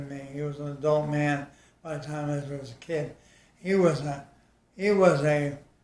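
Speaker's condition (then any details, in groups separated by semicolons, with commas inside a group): ALS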